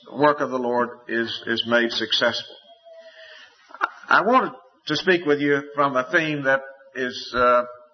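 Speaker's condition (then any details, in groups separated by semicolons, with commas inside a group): No condition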